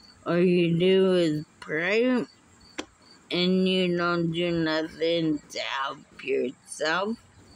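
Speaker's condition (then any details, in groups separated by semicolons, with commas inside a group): Muscular dystrophy; unable to walk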